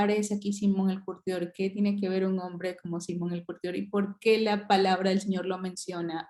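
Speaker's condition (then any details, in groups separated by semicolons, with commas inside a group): No condition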